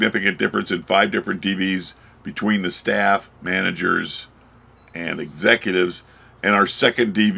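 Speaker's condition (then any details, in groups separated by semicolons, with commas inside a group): No condition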